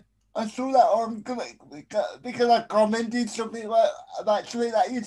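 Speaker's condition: Spastic quadriplegic cerebral palsy; affects basically everything, arms and legs affected, can use only one hand; able to communicate, stutters a lot, worse when distracted by several things

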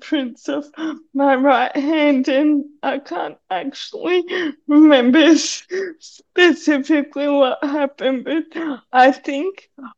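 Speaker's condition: Cerebral palsy; needs hand to hold on steep stairs

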